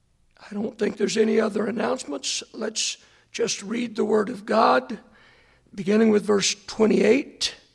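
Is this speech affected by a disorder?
Yes: hoarseness after vocal cord surgery; earlier doctor attributed voice problem to aging, second opinion sought; post-operative check on Monday good, vocal cords look straight, hoarseness remains; hard to hear.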